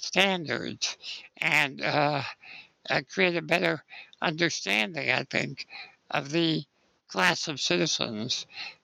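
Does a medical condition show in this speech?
Yes: spinal muscular atrophy; spinal muscular atrophy from birth, muscle weakness, lifelong wheelchair use; age 60.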